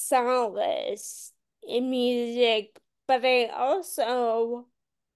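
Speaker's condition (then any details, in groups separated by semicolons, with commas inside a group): Friedreich's ataxia; initially called mild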